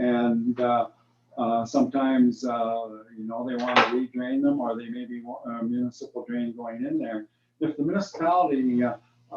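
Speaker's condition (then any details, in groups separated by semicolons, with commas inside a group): No condition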